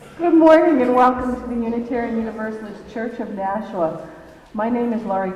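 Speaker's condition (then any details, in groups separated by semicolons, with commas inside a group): No condition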